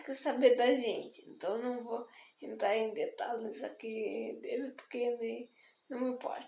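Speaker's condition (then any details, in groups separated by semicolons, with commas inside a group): Spastic diplegic cerebral palsy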